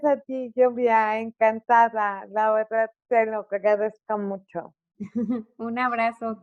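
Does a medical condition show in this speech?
Yes: cerebral palsy; articulation affected.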